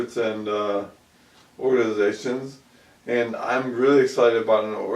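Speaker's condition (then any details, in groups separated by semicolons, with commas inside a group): ALS; about 2 years since onset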